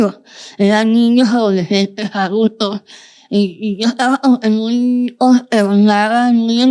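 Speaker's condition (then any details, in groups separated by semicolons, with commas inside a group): Moebius syndrome, congenital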